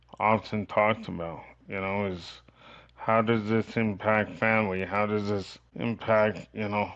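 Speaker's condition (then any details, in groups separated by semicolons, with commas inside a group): Cerebral palsy; from birth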